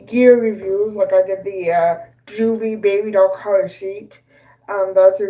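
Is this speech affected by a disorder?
Yes: cerebral palsy; both hands affected.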